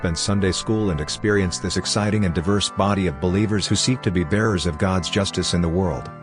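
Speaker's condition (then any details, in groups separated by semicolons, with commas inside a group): No condition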